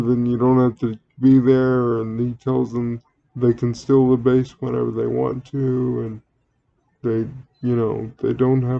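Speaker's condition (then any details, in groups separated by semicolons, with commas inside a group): Cerebral palsy; wheelchair user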